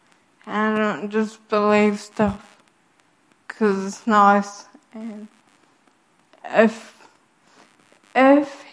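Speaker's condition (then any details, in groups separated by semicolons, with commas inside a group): Friedreich's ataxia; cannot speak if quiet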